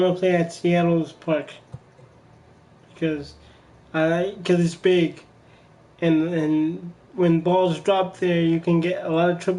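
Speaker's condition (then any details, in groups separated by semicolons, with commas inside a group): Cerebral palsy; from birth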